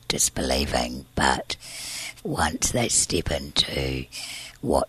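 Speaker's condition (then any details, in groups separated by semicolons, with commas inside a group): Tracheostomy and scarred vocal cord, laryngeal cysts, surgical vocal cord scarring; voice sounds different, presses on tracheostomy tube, later surgery left voiceless eight months, used voice machine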